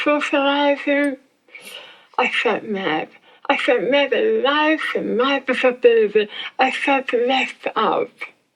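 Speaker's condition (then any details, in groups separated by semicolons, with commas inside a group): Tongue cancer surgery; tongue squamous cell cancer, tongue removed and reconstructed with leg bone; diagnosed years ago; speech impaired after surgery, hard to understand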